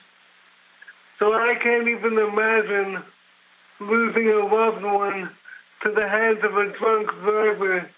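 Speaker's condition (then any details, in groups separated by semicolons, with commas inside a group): Brain injury; severe, drunk driving crash, quadriplegic; injured as teenager; speech difficulty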